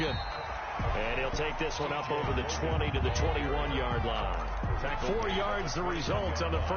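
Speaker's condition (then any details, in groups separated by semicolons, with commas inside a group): No condition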